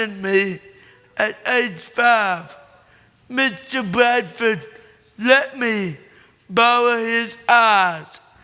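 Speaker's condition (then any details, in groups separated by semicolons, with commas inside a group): Cerebral palsy; born premature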